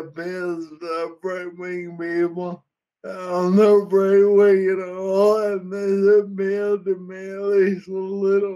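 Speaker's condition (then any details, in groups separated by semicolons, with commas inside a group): Friedreich's ataxia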